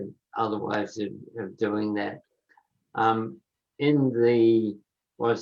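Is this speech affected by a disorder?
Yes: motor neurone disease.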